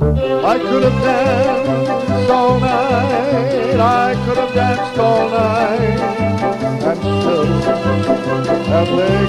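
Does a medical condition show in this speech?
No.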